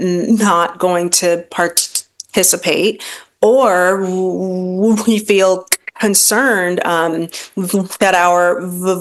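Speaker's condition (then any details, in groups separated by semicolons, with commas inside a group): Stuttering; lifelong stuttering; pursues public speaking to face fear of talking, still stutters, feels vulnerable on podcasts; long-standing fear of talking, past avoidance of carrying conversations, stuttering held back career; blocks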